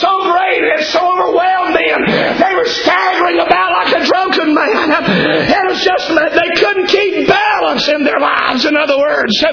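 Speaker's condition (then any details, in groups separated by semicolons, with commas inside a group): No condition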